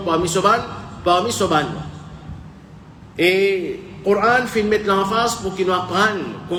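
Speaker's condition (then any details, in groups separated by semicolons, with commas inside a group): No condition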